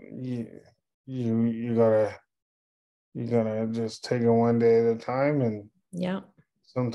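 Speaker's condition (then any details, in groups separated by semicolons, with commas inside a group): Cerebral palsy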